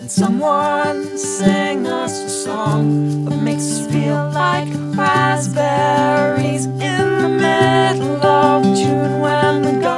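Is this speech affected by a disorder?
No.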